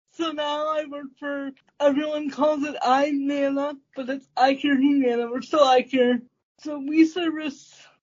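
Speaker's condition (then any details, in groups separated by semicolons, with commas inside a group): Cerebral palsy; therapist and parents decided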